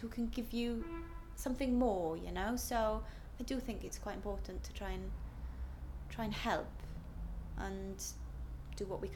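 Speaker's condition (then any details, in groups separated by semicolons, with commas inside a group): No condition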